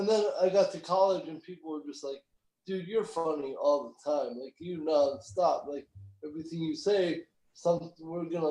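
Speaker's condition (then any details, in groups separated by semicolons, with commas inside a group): Cerebral palsy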